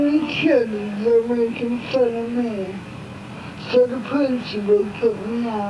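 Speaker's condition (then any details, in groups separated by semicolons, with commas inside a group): Cerebral palsy; halting voice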